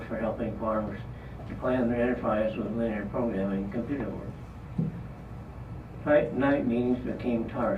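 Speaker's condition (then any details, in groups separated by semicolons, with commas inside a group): Parkinson's disease; trouble talking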